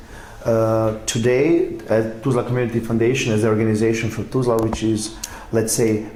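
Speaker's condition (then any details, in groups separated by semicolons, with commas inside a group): No condition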